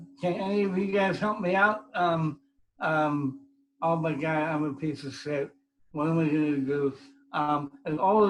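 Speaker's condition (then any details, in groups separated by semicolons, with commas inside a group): Cerebral palsy; from birth; speech impediment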